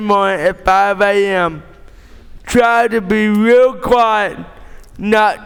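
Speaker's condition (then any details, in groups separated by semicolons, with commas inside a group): Cerebral palsy; born premature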